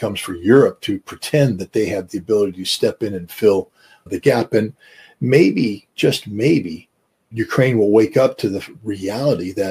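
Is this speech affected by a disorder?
No.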